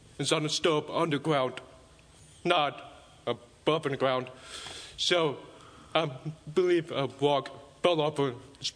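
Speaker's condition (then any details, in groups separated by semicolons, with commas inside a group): Deafness; deafness from early childhood in China, untreated ear infections, scar tissue in ears; deaf and mute as a child, now speaks, understood by most people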